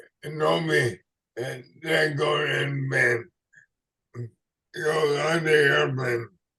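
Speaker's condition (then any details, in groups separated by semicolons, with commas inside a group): ALS/MND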